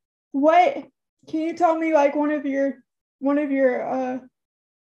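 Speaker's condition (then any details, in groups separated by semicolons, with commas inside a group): Cerebral palsy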